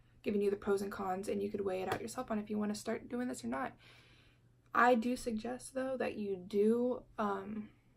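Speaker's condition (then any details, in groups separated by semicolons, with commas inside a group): No condition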